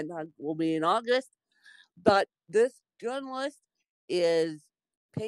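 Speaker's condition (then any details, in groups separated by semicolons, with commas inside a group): Cerebral palsy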